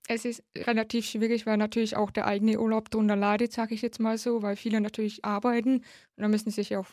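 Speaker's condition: Hard of hearing since birth, congenital, cochlear implant, severe; left cochlear implant held by magnet

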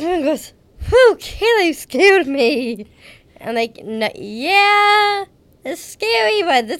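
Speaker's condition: Down syndrome; age 31

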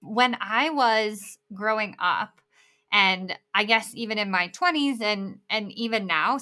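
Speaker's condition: Bilateral cleft lip and palate; congenital bilateral cleft lip and palate

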